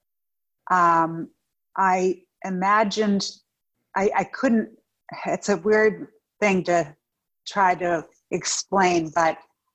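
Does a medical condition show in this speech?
Yes: aphasia and apraxia; AVM-induced stroke, coma, speech labored after waking, still improving now; ongoing recovery, attends aphasia group at Spaulding rehab, meditation to facilitate speech; sounds a little different, mouth cannot form words, word retrieval and pronunciation difficulty, thinking intact.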